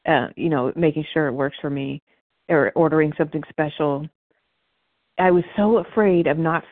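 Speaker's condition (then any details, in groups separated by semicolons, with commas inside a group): No condition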